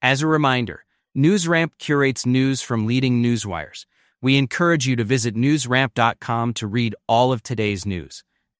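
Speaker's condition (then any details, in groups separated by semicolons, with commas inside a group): No condition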